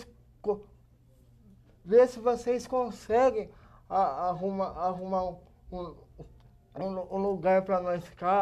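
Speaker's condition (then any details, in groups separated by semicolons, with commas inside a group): Cerebral palsy; age 27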